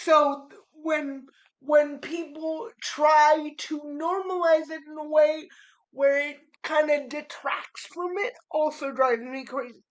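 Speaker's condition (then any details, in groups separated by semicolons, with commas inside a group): Cerebral palsy; spastic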